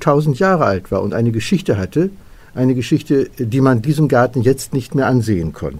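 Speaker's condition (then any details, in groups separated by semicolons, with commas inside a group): No condition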